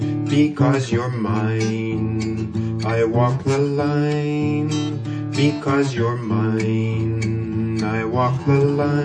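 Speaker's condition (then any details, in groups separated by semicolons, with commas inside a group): No condition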